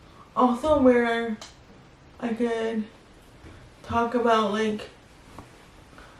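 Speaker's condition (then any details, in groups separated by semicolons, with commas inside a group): Spastic quadriplegic cerebral palsy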